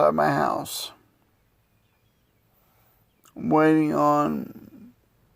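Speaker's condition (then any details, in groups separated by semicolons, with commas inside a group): Multiple sclerosis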